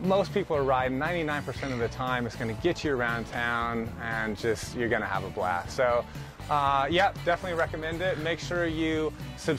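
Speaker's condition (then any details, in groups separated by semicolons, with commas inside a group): No condition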